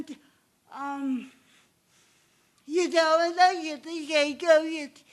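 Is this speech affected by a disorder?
Yes: cerebral palsy; obvious speech impairment.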